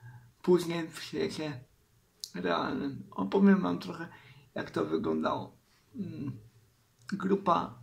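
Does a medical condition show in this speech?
Yes: cerebral palsy; uses wheelchair.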